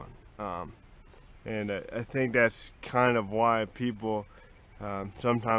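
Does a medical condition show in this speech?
Yes: cerebral palsy.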